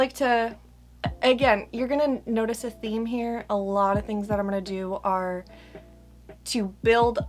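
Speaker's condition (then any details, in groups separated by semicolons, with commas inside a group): No condition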